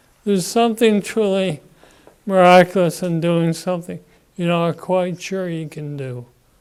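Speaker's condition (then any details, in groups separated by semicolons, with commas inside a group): Parkinson's disease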